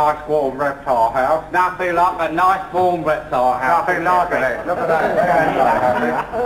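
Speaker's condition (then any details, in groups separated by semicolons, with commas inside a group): No condition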